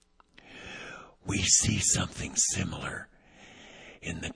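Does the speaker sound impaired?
Yes: vocal cord paralysis, unilateral; voice not yet back, audibly affected.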